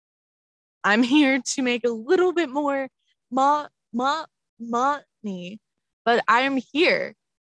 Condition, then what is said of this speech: Stuttering. If it's ordering food in a drive-through and stuttering your way through it.